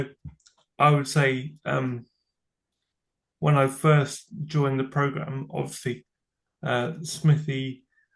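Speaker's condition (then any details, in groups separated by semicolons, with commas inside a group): Cerebral palsy; from birth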